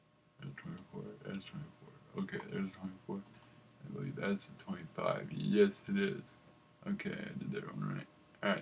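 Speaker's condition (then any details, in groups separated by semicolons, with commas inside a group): Cerebral palsy; affects gait and walking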